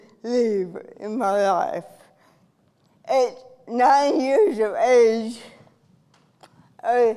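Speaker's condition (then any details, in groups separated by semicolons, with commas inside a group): Cerebral palsy; from birth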